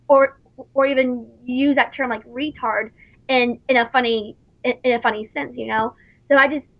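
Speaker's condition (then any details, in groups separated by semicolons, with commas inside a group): Stuttering; stuttering since very young, speech therapy from young age, father stuttered when younger, believed genetic; hides stuttering at work as waitress; fluent in routine work talk, different voice in work mode, stutters in casual conversation, facial contortions; repeated sounds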